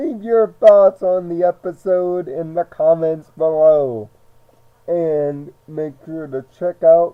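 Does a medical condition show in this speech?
Yes: cerebral palsy.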